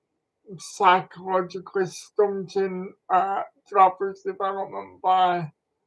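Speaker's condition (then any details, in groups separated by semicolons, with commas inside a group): Cerebral palsy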